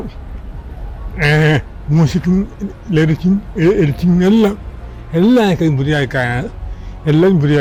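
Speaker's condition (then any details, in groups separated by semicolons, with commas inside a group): Cerebral palsy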